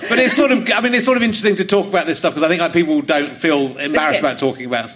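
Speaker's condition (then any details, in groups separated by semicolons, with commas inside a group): No condition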